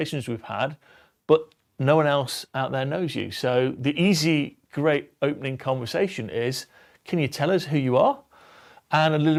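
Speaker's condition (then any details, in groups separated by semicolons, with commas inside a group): No condition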